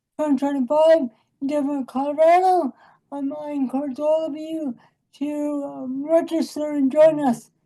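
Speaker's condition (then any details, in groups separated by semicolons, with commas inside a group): Cerebral palsy; from birth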